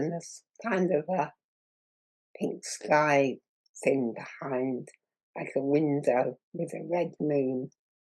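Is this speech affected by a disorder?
Yes: muscular dystrophy.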